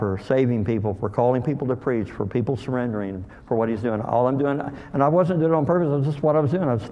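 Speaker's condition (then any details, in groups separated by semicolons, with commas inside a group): Cleft lip and palate; called hair lip; speech hard for others to understand in youth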